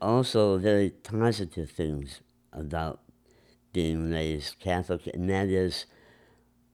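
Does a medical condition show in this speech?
Yes: enlarged tongue from vascular growth; vascular malformation of face and mouth, lower lip and lower mouth removed, tongue and throat surgeries, heavy radiation; harder swallowing, speech affected.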